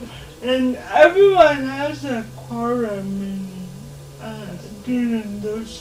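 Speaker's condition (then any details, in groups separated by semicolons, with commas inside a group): Cerebral palsy; since birth, affects muscles and joints, walks and moves independently, early intervention and therapy in childhood; slow speaker, listeners take time to understand, speaks verbally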